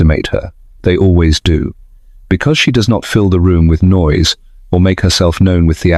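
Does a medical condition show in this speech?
No.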